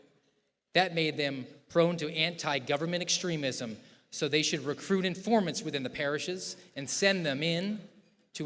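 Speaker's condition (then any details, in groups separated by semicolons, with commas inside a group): No condition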